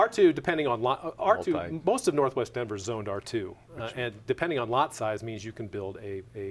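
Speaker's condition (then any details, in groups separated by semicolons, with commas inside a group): No condition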